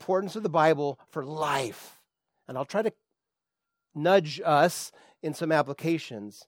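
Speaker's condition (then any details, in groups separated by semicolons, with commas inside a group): No condition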